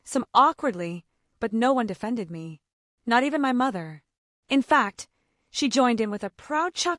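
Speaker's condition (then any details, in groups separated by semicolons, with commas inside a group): No condition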